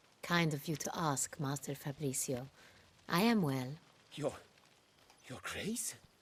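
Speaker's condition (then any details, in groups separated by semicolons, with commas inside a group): No condition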